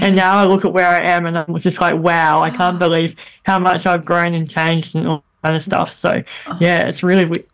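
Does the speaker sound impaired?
Yes: bilateral cleft lip and palate; congenital, first operation at 3 months, many operations, braces before hip-to-mouth bone graft, throat operation, lifelong speech therapy; speech greatly improved after years of speech therapy; as child hard to understand, squeaky, very airy, nasal voice, speech hindered drama.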